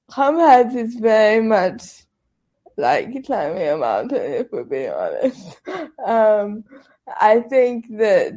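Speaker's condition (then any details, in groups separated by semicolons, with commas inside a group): Cerebral palsy; quadriplegic, wheelchair user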